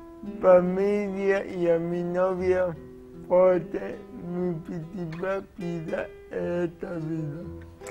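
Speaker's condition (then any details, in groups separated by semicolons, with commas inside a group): Cerebral palsy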